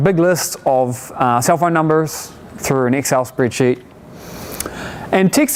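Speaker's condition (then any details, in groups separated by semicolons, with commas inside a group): No condition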